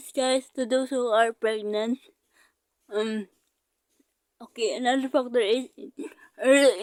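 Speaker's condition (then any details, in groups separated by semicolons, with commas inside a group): Cerebral palsy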